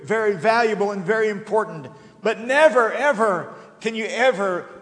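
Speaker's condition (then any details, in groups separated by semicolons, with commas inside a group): No condition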